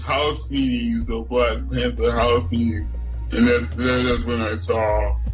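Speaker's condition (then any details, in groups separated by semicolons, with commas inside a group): Cerebral palsy; no ambulance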